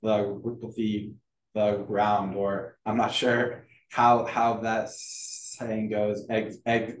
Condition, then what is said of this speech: Stuttering. And so when I'm feeling good, I also tend to be speaking well.